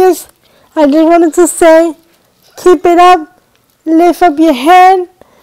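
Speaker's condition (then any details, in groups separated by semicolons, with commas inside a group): Cerebral palsy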